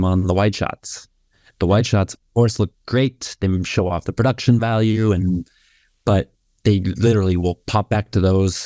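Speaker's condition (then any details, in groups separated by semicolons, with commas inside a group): No condition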